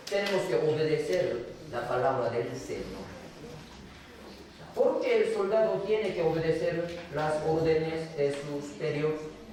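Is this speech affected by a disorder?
No.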